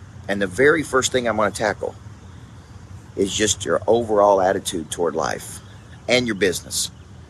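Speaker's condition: No condition

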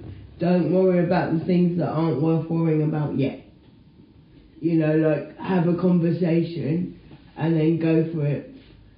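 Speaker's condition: Cerebral palsy quadriplegia; full-time electric wheelchair user

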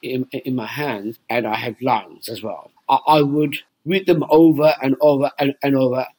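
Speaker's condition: Down syndrome

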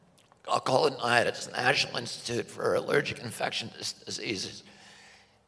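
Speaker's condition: Spasmodic dystonia; onset age 42

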